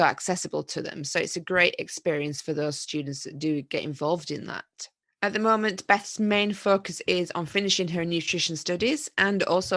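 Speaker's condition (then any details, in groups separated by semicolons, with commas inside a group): No condition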